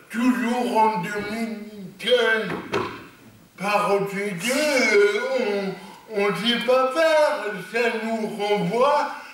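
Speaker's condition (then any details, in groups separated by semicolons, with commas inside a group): Cerebral palsy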